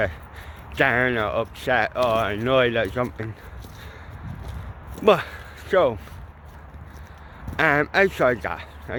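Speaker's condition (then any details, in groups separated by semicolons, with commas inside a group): Cerebral palsy, ataxic, mild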